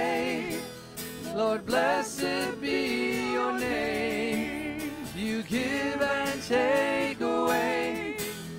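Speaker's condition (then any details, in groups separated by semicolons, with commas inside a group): No condition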